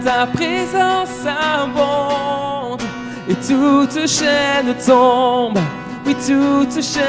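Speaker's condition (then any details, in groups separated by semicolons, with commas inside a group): No condition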